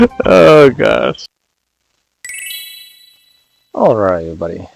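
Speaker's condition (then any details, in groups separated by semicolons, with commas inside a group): No condition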